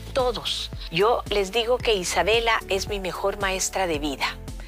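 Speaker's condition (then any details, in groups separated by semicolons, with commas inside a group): No condition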